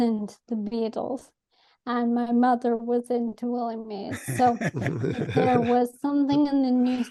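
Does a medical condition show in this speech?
Yes: ALS; atypical case.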